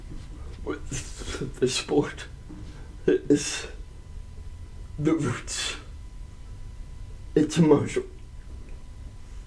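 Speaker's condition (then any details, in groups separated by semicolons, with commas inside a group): Cerebral palsy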